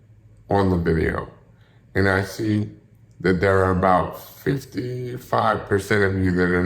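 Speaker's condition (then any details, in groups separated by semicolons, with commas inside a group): Cerebral palsy, spastic; some voice muscle weakness, still able to talk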